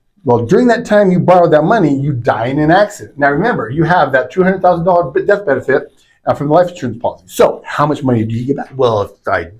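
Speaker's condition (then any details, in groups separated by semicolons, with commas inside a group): No condition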